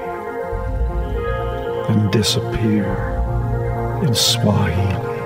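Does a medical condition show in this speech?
No.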